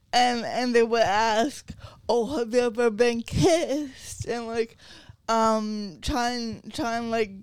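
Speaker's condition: Cerebral palsy

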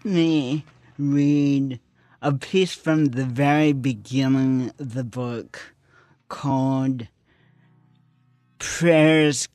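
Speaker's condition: Cerebral palsy; 50 plus years with condition

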